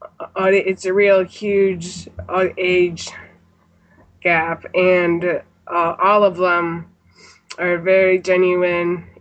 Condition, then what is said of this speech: Stuttering. And with the speech, it's pretty obvious, so.